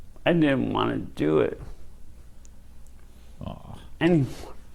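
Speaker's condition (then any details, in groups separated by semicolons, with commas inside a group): ALS; diagnosed a year ago; speech affected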